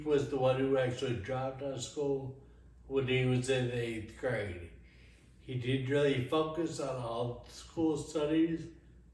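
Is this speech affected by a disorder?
Yes: Friedreich's ataxia.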